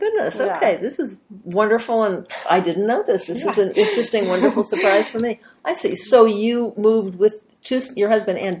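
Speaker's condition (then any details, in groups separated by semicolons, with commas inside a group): No condition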